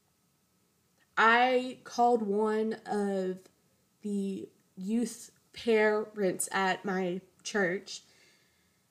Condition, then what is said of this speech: Stuttering. But I was still a nervous wreck speaking.